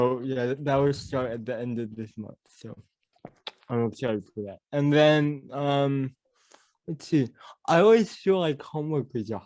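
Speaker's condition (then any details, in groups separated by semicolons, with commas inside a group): Cerebral palsy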